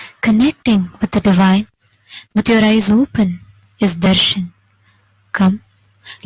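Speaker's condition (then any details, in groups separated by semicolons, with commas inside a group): No condition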